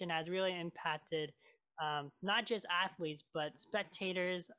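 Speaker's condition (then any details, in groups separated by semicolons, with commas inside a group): Cleft lip and palate; scar removal declined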